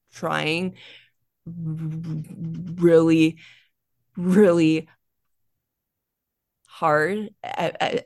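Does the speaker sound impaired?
Yes: stuttering; stutter since childhood, more severe when younger, quiet child avoiding speaking, NSA workshop in Fort Lauderdale; still stutters, no problems communicating at work, growing confidence; more comfortable the more people spoken to, sound repetitions; here repeated words, blocks.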